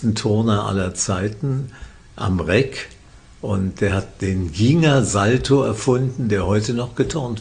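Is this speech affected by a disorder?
Yes: Parkinson's disease; feels as if not having Parkinson.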